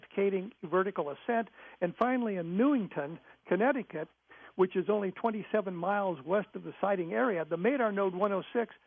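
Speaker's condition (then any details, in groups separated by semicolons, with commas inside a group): No condition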